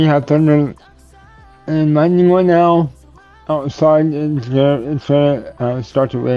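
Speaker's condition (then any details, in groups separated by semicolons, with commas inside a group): Cerebral palsy; tends to mess up words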